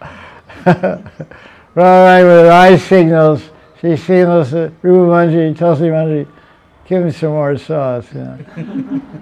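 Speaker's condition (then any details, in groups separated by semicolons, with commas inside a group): Deafness; finds sound way too loud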